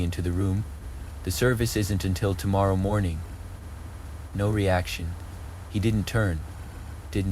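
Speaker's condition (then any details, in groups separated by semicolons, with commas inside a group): No condition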